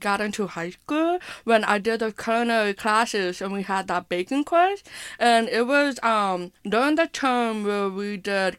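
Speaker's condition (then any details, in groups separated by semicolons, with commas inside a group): Hearing impairment with speech impairment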